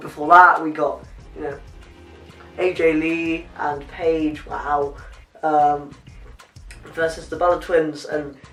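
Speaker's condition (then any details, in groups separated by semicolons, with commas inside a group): No condition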